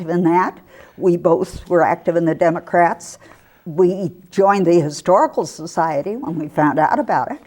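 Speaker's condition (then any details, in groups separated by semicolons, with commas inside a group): No condition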